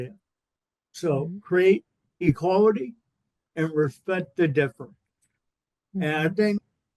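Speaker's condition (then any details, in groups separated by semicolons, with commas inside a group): Cerebral palsy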